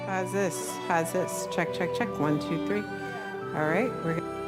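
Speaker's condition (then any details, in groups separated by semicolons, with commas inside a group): No condition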